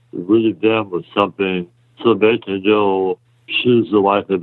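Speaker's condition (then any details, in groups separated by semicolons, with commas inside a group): Muscular dystrophy; congenital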